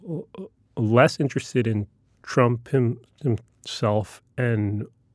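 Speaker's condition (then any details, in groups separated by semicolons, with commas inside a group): Stutter; neurological disorder; loses eye contact while stuttering; repeated sounds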